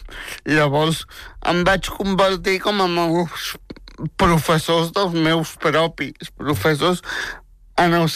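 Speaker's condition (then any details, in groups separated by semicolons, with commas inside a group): Spastic tetraplegic cerebral palsy; wheelchair user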